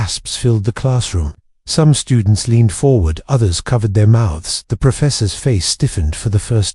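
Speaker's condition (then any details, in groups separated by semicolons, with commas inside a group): No condition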